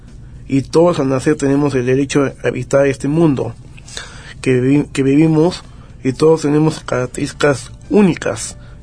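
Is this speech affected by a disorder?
Yes: Down syndrome; congenital, trisomy 21, age 24.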